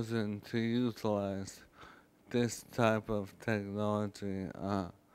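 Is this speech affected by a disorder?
Yes: ALS, through a speech-generating device; wheelchair user; diagnosed 1.5 years ago, still speaking with own voice; voice banked for synthetic voice, expects voice loss.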